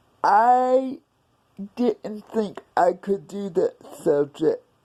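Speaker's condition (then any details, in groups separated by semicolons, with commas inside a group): Cerebral palsy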